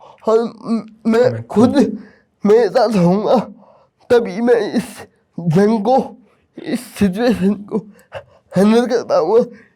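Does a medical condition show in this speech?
Yes: cerebral palsy.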